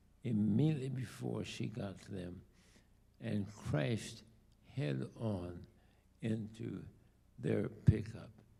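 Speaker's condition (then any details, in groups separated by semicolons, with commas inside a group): ALS; diagnosed about two years ago, late onset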